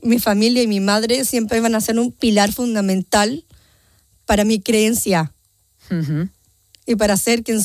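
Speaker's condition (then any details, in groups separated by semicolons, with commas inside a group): Down syndrome; genetic condition present from birth, about 30 years since onset; described by host as great communicator with tremendous ease and confidence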